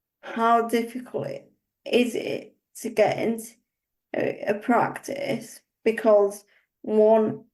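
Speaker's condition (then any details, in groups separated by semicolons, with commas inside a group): Cerebral palsy; uses wheelchair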